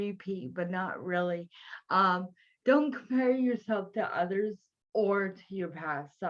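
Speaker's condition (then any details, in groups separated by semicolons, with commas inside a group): Cerebral palsy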